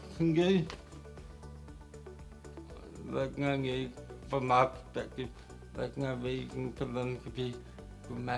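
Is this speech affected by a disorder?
Yes: cerebral palsy; mostly right side affected.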